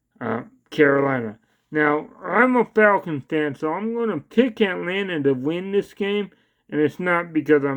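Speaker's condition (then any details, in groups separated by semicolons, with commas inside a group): Cerebral palsy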